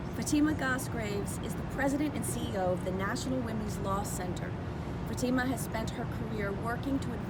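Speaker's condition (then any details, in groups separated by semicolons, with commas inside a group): No condition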